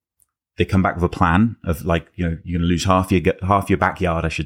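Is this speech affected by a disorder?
No.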